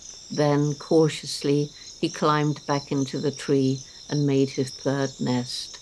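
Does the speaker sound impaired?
No.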